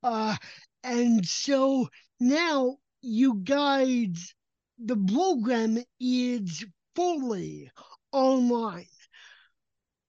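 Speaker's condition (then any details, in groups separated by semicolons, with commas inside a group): Cerebral palsy; recognizable cp accent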